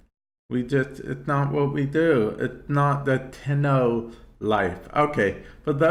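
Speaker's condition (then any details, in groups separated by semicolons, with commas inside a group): Cerebral palsy; affects speech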